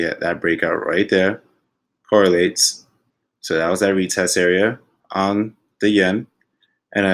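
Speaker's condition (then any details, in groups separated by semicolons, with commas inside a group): No condition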